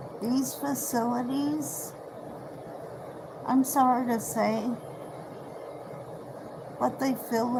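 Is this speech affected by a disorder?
Yes: cerebral palsy.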